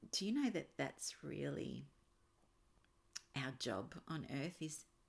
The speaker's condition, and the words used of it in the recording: None; typical speech.